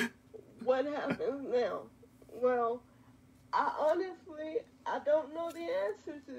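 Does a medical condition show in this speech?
Yes: quadriplegic cerebral palsy.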